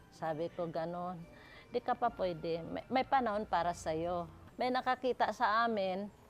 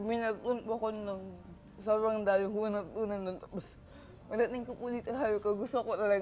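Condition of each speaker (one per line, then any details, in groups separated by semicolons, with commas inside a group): No condition
Cerebral palsy; occupational therapy; speech therapy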